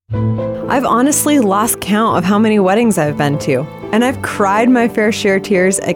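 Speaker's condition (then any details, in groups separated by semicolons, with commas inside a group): No condition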